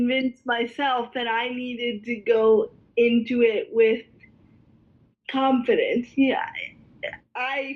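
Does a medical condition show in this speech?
Yes: cerebral palsy, spastic quadriplegia.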